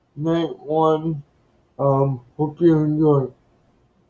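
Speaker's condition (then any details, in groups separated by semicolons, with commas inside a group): Cerebral palsy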